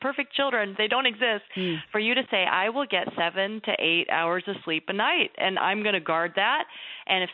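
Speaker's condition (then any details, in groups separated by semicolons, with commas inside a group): No condition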